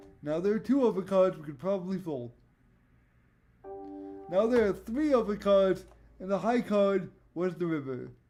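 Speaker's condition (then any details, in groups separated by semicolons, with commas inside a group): Cerebral palsy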